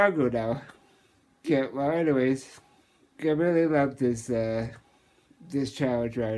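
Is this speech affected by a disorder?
Yes: muscular dystrophy, Duchenne.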